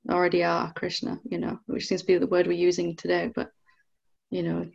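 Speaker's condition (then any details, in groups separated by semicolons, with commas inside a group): No condition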